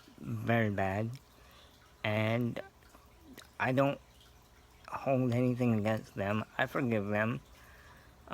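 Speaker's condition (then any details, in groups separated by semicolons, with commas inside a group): Cerebral palsy; scoliosis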